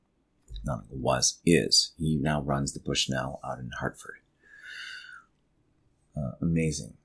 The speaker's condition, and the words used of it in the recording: None; typical speech.